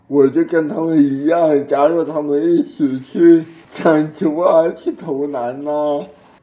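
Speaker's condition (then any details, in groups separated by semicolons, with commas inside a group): Cerebral palsy; over ten minutes of resuscitation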